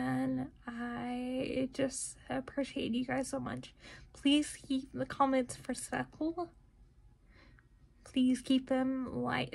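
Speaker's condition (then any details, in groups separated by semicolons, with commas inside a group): Cerebral palsy, spastic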